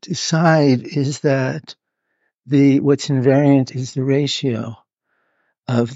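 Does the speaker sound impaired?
Yes: Parkinson's; hidden in early stages, now openly displayed.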